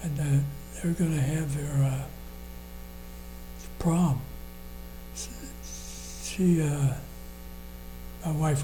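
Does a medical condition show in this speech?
Yes: Parkinson's disease.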